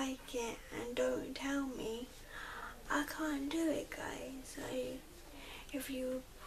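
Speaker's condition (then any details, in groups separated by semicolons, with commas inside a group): Cerebral palsy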